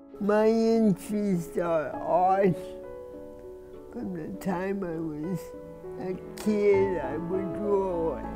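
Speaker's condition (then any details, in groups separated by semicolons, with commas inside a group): Cerebral palsy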